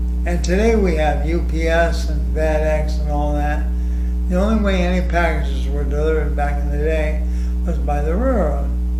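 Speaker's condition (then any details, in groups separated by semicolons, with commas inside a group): ALS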